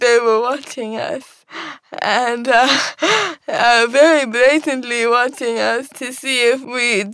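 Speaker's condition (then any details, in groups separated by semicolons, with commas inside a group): Cerebral palsy; cerebral palsy diagnosed at 11 months, wheelchair user since diagnosis, visible impairment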